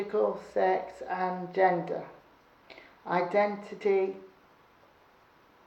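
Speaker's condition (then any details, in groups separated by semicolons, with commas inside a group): Cerebral palsy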